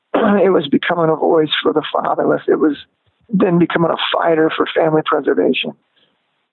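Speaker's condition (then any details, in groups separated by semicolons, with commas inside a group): Spasmodic dysphonia; onset at peak of singing career, gradual, vocal cord, diagnosed 2-3 years after band ended, examined by throat camera; voice lost power, progressively weaker, lost vocal control, range shrank high and low, lost singing ability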